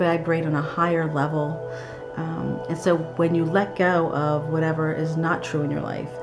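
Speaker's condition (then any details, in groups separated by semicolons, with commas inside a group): No condition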